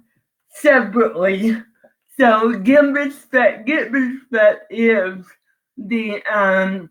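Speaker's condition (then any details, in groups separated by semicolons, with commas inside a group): Cerebral palsy; from birth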